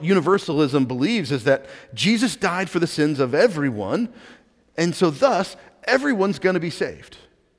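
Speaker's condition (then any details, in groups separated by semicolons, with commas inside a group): No condition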